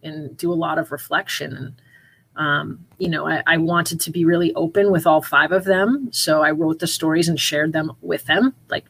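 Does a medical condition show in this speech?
No.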